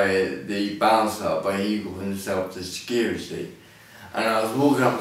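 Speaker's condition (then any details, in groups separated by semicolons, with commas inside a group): Ataxia; speech impediment, sounds intoxicated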